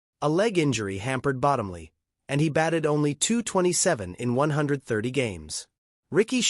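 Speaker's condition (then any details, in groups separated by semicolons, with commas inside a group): No condition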